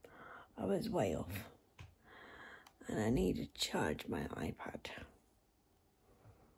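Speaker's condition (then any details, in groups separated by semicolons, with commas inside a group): Cerebral palsy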